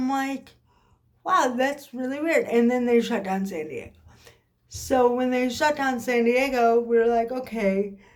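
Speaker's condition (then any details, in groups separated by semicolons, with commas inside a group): Cerebral palsy; occasional swallowing problems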